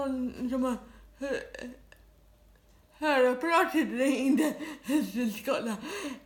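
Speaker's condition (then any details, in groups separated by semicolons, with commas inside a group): Dyskinetic cerebral palsy, severe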